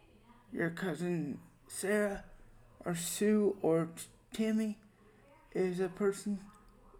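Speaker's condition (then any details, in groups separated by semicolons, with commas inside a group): Spastic quadriplegic cerebral palsy; uses wheelchair for everything, unable to walk, diagnosed at young age; breathes on own without any support, eats and feeds self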